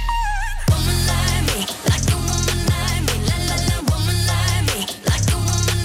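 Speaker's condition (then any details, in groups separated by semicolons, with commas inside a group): No condition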